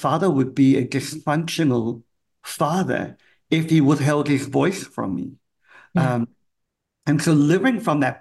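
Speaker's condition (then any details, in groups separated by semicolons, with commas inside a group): Cleft palate; congenital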